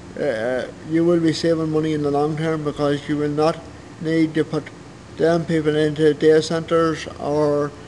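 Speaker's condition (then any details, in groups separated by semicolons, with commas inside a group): Cerebral palsy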